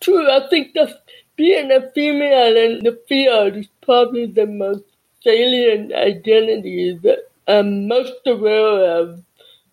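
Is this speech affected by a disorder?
Yes: cerebral palsy and deafness.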